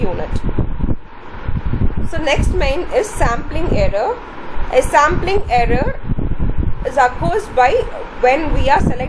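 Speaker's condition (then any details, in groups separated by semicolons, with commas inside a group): No condition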